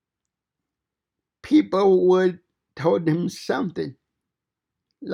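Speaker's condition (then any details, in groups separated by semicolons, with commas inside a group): Cerebral palsy; fine motor impairment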